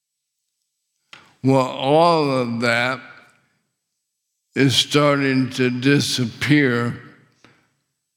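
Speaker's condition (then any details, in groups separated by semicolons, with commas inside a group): ALS; later breathing muscle failure expected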